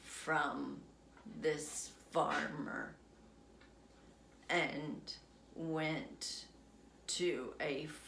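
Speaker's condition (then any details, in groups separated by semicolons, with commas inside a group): Essential tremor; affects legs as well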